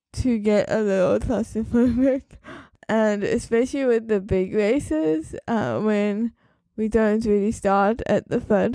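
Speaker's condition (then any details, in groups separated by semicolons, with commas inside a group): Cerebral palsy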